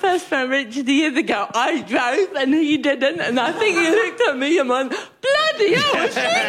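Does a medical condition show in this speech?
Yes: cerebral palsy.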